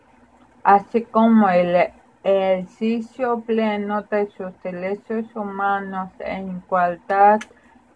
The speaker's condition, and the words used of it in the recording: Cerebral palsy. Tengo un diagnóstico de parálisis cerebral es decir, que tengo poco equilibrio, dificultad al caminar, al hablar